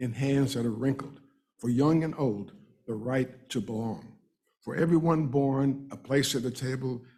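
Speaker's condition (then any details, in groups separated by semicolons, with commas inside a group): No condition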